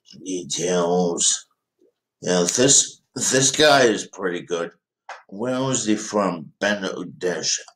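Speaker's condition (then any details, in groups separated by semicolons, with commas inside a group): Cerebral palsy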